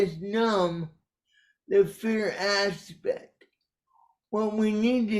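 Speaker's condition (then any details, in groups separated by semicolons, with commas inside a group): Cerebral palsy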